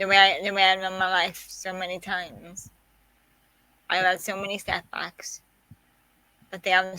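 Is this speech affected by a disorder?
Yes: quadriplegic cerebral palsy.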